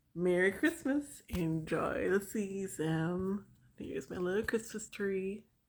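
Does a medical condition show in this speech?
No.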